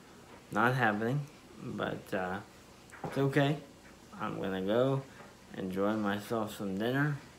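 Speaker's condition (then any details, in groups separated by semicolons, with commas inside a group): Spastic diplegia cerebral palsy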